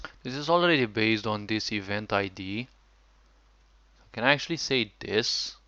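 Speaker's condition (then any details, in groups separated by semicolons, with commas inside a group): No condition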